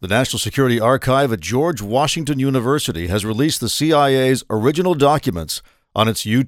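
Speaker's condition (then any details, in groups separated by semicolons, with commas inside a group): No condition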